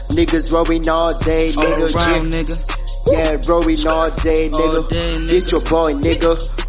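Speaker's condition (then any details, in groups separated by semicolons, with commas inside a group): No condition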